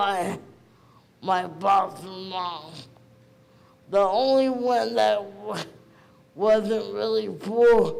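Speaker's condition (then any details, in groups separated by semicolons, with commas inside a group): Cerebral palsy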